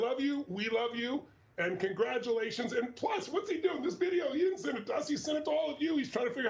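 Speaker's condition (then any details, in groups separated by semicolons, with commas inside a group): No condition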